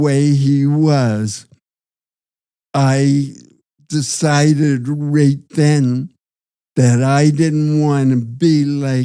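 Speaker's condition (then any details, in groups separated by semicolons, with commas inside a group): Parkinson's disease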